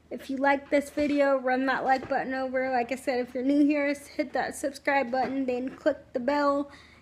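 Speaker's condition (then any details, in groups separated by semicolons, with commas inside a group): Cerebral palsy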